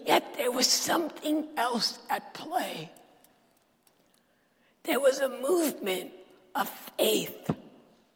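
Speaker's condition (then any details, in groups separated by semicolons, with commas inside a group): Dysphonia; lost ability to sing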